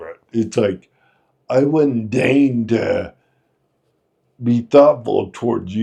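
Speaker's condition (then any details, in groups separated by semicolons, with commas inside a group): Friedreich's ataxia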